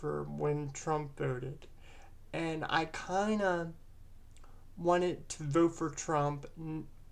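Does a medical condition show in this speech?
Yes: cerebral palsy; present from birth.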